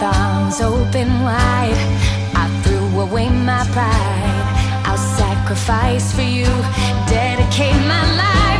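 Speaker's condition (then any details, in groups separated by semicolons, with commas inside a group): No condition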